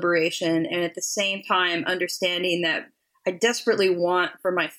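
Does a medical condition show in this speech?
No.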